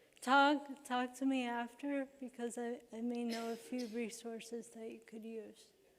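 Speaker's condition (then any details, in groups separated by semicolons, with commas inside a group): Cerebral palsy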